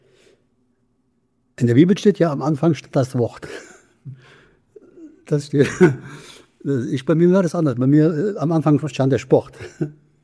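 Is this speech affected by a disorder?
Yes: Parkinson's disease; numbness right foot, glasses slipped from hand, deep brain stimulation: two brainstem electrodes, pacemaker in chest; speech therapy, nine weekly exercise sessions incl. therapeutic boxing, Ping-Pong Parkinson, DBS largely replacing medication; speech therapy trains facial muscles against freezing face and speech against decline, going well.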